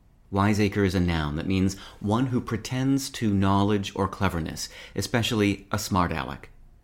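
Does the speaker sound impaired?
No.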